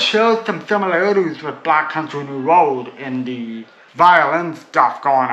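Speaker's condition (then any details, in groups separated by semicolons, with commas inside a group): Cerebral palsy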